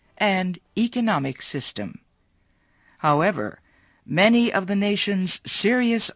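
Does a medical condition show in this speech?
No.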